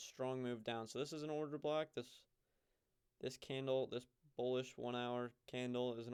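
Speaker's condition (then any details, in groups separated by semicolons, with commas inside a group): No condition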